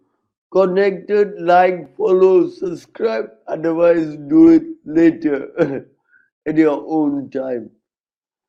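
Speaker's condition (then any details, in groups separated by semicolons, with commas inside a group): Cerebral palsy, severe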